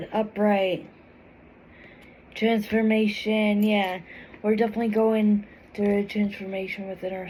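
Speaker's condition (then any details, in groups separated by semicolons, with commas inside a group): Cerebral palsy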